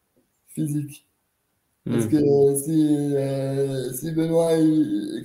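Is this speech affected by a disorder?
Yes: cerebral palsy; quadriplegic, since birth, cause extreme prematurity, wheelchair user; age 30, spasticity, startles at noise, cramps block leg movement, physiotherapy, posture work, hydration, sophrology, hypnosis.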